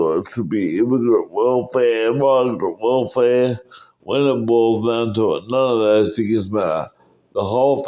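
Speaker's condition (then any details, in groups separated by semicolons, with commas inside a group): Cerebral palsy; uses wheelchair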